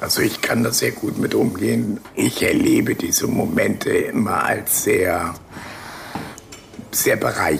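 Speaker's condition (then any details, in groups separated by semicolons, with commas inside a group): Laryngectomy after laryngeal cancer, voice prosthesis (tracheoesophageal); years since surgery, ate again after 8 days, home and speaking as now by day 11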